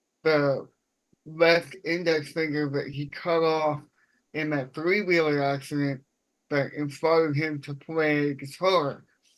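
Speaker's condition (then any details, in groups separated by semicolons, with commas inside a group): Cerebral palsy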